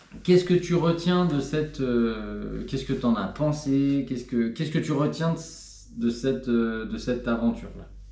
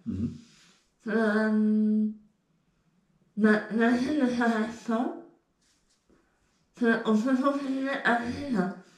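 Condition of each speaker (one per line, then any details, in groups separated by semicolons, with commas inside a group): No condition
Tongue cancer; in remission, eats blended food; eating difficulty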